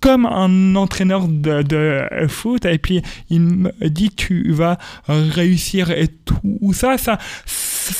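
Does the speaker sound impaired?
Yes: stuttering; stuttering since early childhood at school, speech therapy helped, told elimination almost impossible; age 28, lives with stuttering and accepts it; stuttering persists, described by him as an accent; here repeated sounds, prolonged sounds.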